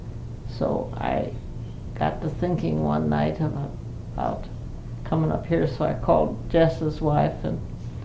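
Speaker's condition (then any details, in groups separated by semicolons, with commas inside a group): Parkinson's; Parkinson's for 5 years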